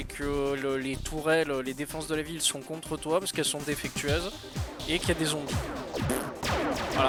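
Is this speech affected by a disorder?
No.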